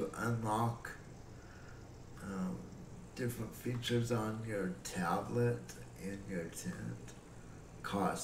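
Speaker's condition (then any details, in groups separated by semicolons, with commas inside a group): Cerebral palsy; affects muscle coordination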